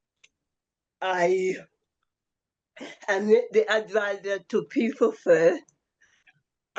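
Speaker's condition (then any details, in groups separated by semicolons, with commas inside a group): Cerebral palsy; affects voice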